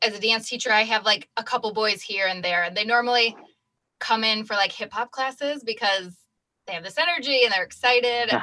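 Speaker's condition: No condition

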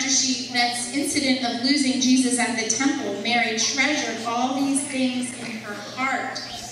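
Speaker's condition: No condition

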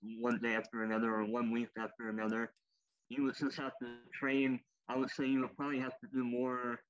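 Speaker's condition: Cleft lip and palate, popliteal pterygium syndrome

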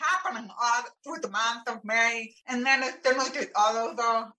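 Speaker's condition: Profound deafness; does not know ASL or sign language

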